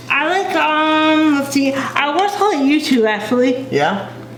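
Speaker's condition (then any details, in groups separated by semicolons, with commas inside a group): Cerebral palsy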